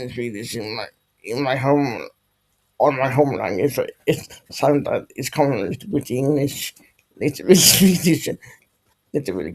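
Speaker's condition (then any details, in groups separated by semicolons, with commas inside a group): Dystonia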